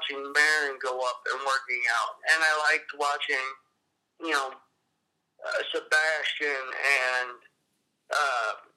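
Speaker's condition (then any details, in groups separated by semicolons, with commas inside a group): Cerebral palsy; appearance likened to Parkinson's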